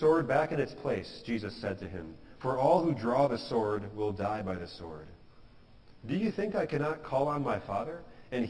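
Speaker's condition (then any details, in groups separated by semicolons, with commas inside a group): No condition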